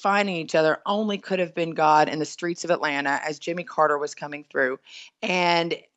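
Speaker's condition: No condition

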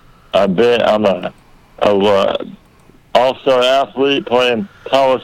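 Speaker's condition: Muscular dystrophy, a rare form

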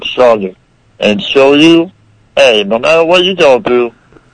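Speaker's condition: Muscular dystrophy, rare form

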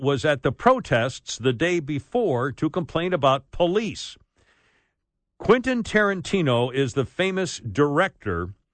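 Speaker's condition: No condition

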